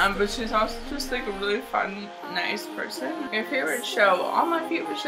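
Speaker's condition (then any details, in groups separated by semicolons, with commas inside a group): Cerebral palsy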